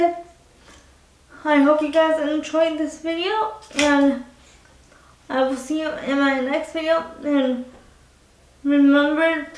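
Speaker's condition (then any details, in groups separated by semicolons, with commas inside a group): Cerebral palsy, spastic quadriplegic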